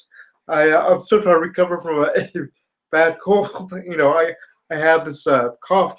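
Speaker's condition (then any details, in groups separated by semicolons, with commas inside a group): Spastic quadriplegia cerebral palsy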